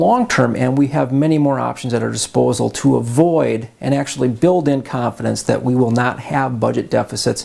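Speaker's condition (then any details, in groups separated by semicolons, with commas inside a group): No condition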